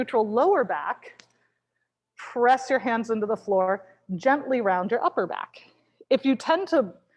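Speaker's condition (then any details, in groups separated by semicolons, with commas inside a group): No condition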